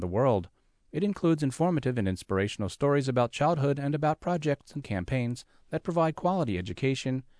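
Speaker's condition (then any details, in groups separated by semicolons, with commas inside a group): No condition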